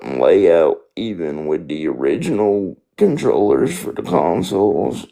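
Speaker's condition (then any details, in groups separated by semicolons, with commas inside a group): Spastic quadriplegic cerebral palsy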